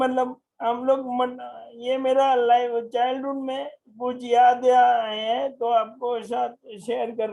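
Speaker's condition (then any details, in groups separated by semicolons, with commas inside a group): Motor neuron disease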